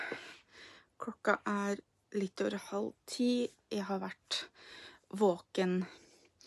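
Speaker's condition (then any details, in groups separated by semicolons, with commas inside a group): No condition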